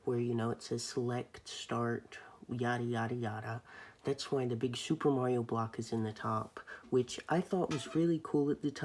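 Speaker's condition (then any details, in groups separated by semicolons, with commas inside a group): No condition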